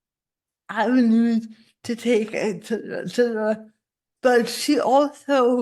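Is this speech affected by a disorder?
Yes: cerebral palsy; from birth, spasticity; spasticity worsens with stress; most obviously affects speech.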